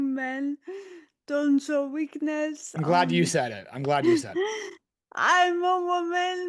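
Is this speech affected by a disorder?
Yes: dystonia.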